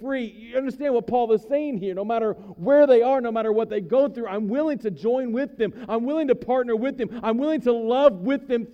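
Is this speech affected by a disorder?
No.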